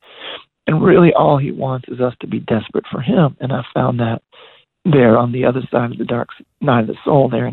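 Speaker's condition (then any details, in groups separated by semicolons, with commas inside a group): Voice disorder; broken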